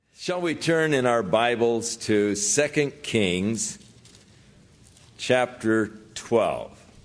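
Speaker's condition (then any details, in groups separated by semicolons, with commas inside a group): No condition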